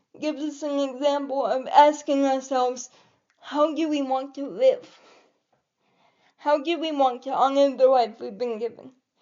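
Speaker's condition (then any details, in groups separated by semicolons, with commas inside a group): Cerebral palsy; quadriplegic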